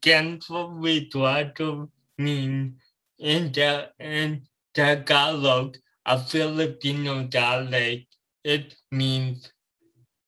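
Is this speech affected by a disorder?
Yes: cerebral palsy.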